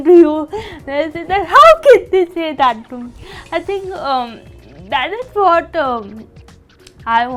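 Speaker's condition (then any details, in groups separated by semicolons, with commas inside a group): Cerebral palsy; since early childhood, childhood physical and occupational therapy; about 22 years under developmental care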